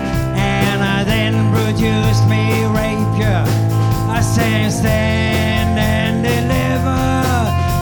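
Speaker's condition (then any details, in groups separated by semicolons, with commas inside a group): No condition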